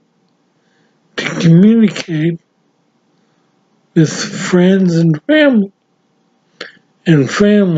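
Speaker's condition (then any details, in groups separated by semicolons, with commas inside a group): Severe traumatic brain injury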